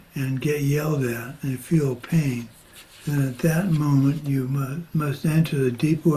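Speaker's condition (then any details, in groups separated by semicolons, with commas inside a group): Parkinson's; progressing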